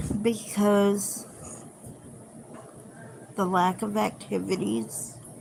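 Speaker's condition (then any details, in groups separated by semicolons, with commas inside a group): Cerebral palsy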